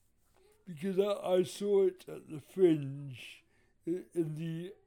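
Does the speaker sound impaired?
Yes: cerebral palsy; wheelchair user.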